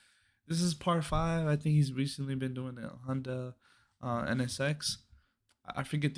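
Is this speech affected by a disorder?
No.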